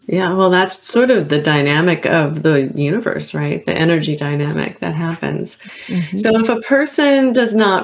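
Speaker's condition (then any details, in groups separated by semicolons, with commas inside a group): No condition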